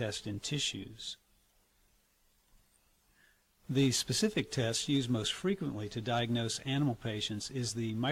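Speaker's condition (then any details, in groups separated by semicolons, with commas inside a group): No condition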